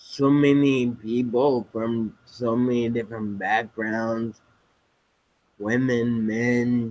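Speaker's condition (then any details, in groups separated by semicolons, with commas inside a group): Spinocerebellar ataxia type 7, SCA7; speech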